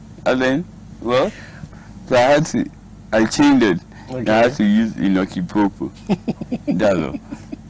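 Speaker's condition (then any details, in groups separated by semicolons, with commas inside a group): Cerebral palsy; diagnosed in adulthood; past speech therapy, speech now quite clear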